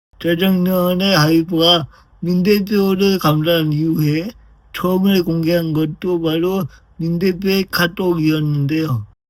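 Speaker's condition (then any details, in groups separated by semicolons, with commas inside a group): Brain lesion disability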